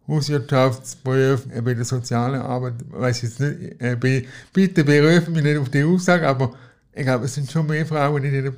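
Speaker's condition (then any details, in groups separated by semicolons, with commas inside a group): Cerebral palsy; needs daily help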